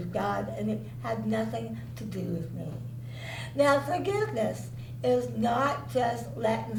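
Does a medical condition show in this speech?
Yes: cerebral palsy.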